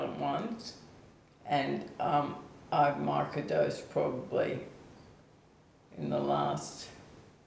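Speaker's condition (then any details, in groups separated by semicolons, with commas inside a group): ALS/MND; onset foot drop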